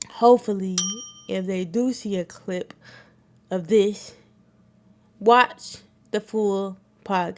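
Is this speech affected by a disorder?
Yes: cerebral palsy.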